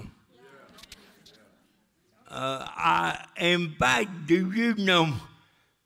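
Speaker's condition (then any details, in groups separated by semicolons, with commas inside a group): Cerebral palsy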